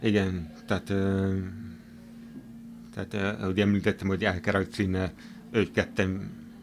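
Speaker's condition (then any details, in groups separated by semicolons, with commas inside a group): Hearing impairment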